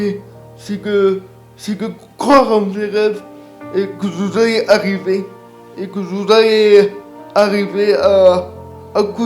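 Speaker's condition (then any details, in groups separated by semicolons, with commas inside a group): Cerebral palsy; present from birth, motor disorders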